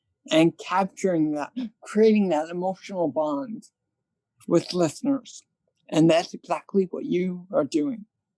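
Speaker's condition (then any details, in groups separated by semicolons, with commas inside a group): Cerebral palsy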